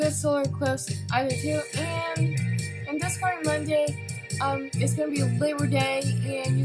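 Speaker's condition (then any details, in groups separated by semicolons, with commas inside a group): No condition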